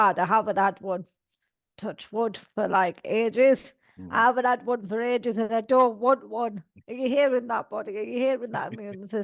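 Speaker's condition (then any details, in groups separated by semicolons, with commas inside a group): Cerebral palsy; all four limbs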